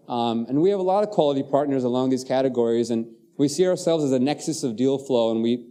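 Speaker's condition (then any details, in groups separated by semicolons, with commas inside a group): No condition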